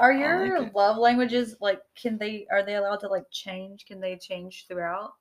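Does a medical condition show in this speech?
No.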